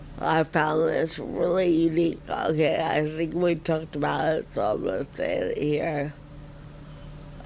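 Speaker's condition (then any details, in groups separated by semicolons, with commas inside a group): Friedreich ataxia; speech tires with effort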